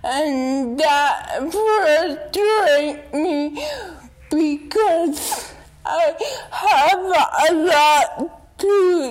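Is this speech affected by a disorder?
Yes: dystonia; brain damage sometimes in basal ganglia, lost control over body, nervous system affected, wheelchair user, hands affected; takes deep breath and relaxes when tense to gain control, calms before able to speak.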